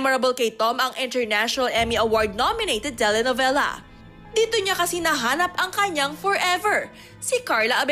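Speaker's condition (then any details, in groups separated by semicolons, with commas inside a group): No condition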